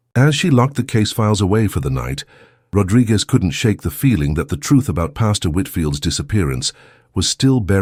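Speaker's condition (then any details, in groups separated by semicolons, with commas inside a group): No condition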